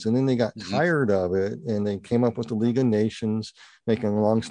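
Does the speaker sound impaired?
Yes: partial cleft palate; congenital.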